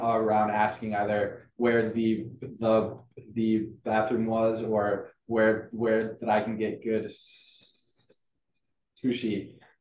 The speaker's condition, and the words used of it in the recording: Stuttering. It can be more difficult to stutter in certain situations than others.